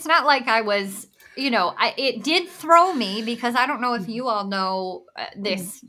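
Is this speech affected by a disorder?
Yes: bilateral cleft lip and palate; congenital.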